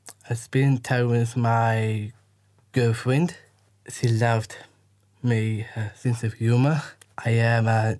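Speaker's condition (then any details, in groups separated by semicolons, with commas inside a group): Down syndrome; speech not always clear, word-finding difficulty, helped when listeners wait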